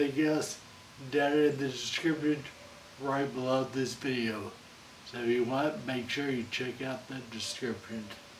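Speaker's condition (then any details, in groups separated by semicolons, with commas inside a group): Friedreich's ataxia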